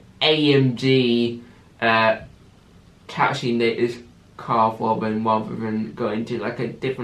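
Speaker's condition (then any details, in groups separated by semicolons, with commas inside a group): Cerebral palsy with stammer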